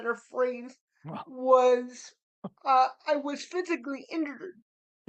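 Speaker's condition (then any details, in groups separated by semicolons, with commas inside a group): Cerebral palsy; spastic cerebral palsy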